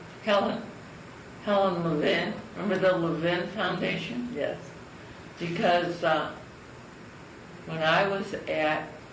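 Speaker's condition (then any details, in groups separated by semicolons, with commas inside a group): Cerebral palsy; from birth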